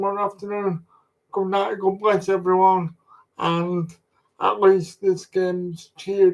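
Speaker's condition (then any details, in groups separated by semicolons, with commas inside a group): Cerebral palsy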